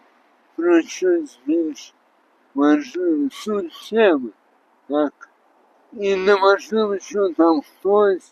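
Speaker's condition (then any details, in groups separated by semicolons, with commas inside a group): Traumatic brain injury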